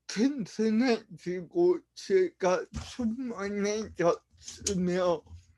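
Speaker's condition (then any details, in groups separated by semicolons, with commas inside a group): Brain lesion disability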